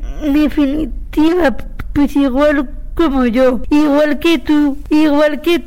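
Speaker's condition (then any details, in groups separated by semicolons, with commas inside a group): Down syndrome; trisomy 21, genetic, extra chromosome, 47 chromosomes instead of 46, from birth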